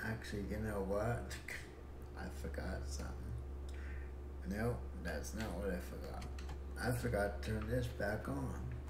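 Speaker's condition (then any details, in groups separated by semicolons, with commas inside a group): Cerebral palsy; breathing fine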